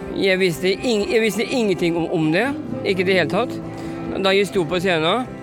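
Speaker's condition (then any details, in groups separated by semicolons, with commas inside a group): Down syndrome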